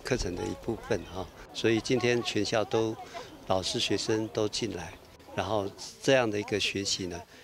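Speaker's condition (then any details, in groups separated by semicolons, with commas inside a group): No condition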